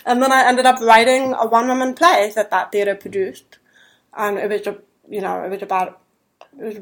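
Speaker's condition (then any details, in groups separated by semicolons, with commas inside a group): Deafness; hears men's voices better than women's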